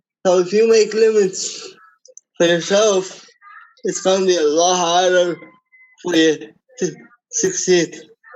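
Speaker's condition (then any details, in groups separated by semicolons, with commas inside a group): Cerebral palsy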